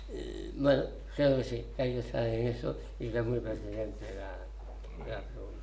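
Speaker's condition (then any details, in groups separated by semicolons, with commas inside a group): Tongue cancer, partial glossectomy; over 25 years since cancer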